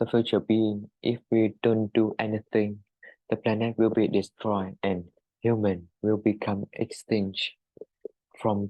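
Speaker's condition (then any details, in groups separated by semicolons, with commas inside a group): No condition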